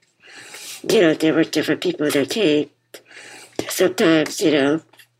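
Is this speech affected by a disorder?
Yes: muscular dystrophy; congenital form, diagnosed as toddler; wears BiPAP machine to help breathing; BiPAP machine audible while talking.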